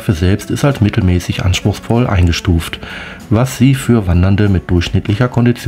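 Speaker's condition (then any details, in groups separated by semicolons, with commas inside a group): No condition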